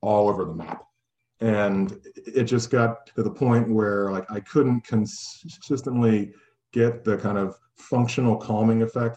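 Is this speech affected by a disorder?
Yes: stuttering; lifelong stutter, cannabis reported to help stuttering; here prolonged sounds.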